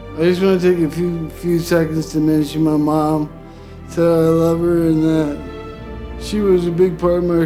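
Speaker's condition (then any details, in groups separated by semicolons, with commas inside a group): Brain injury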